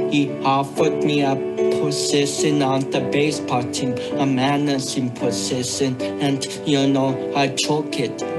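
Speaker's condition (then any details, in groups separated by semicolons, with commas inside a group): Cerebral palsy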